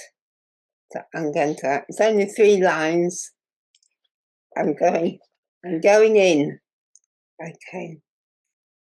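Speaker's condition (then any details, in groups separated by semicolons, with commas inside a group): Muscular dystrophy; progressive muscle wasting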